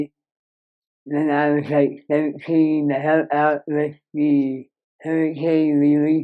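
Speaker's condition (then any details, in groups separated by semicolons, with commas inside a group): Moebius syndrome; severe nerve damage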